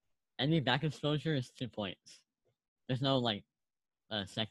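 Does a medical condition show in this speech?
Yes: cleft lip, unilateral.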